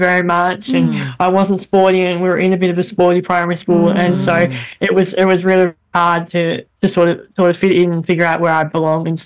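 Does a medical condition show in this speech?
Yes: bilateral cleft lip and palate; congenital, first operation at three months, many childhood operations, hip-to-mouth bone graft, throat operation, low motor skills; speech therapy in childhood and after operations into high school, once squeaky, very airy, nasal, much improved.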